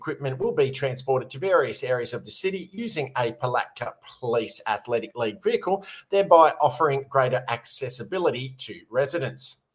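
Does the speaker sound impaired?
No.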